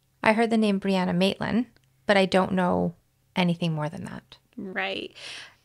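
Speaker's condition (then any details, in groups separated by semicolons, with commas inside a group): No condition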